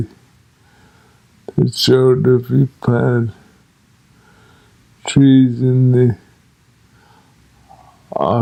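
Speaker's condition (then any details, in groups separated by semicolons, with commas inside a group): Multiple sclerosis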